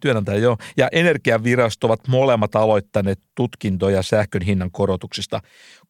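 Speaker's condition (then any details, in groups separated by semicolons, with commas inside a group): No condition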